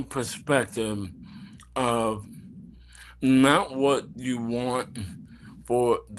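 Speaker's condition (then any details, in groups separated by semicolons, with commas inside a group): ALS; early course, affecting speech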